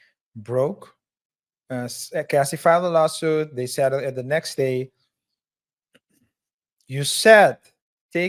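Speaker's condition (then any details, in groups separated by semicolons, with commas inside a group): No condition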